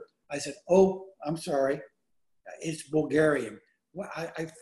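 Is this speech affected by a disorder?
Yes: aphasia after stroke; aphasia caused by stroke; can no longer speak Bulgarian, previously spoken fluently.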